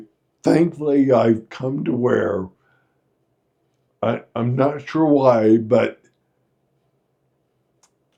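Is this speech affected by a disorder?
Yes: Friedreich's ataxia.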